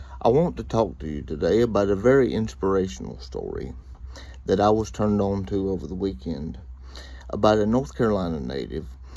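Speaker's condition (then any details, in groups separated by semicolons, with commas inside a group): Cerebral palsy; reports speaking clearly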